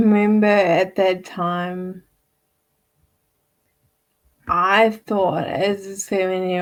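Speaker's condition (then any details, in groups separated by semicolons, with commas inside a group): Friedreich's ataxia; inherited, wheelchair user; diagnosed age 7, progressive, increasing stiffness; gets winded, speaking sometimes difficult, weak voice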